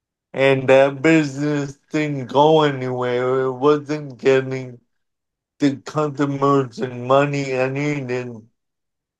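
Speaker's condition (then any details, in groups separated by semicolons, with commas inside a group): Cerebral palsy; could walk a little as a child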